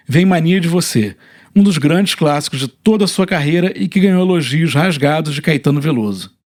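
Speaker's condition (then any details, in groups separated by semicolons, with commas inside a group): No condition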